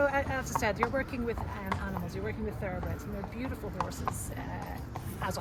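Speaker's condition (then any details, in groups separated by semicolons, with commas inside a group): No condition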